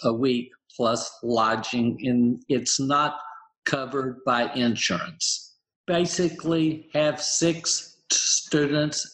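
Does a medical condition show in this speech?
Yes: aphasia, apraxia, dysarthria after stroke; motor apraxia, dysarthria from stroke, lost reading and writing, doctors said would never talk; initially mute, plans each sentence, interruption loses it, mistaken for drunk, carries aphasia card.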